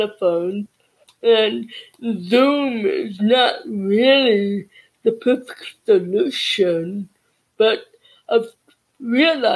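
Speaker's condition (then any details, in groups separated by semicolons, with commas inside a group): Cerebral palsy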